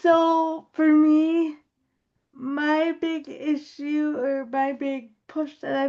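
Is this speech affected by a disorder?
Yes: cerebral palsy.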